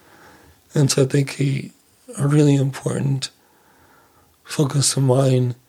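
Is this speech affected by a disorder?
Yes: ALS; familial ALS, feeding tube surgery, lost use of one hand, aspiration pneumonia ER visit; voice slightly altered, facial and jaw changes, no slurring, stuck secretions impair voice and swallowing, worse in dry Calgary, better when humid.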